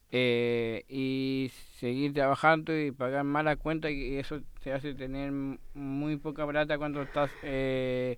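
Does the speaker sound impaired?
Yes: Down syndrome.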